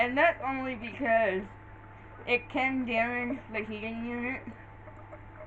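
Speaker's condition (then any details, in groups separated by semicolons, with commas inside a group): Cerebral palsy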